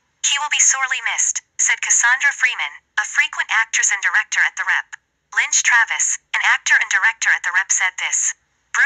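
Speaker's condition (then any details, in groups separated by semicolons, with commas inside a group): No condition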